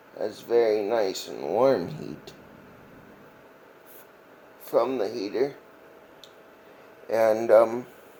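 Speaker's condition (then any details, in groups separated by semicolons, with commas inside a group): Cerebral palsy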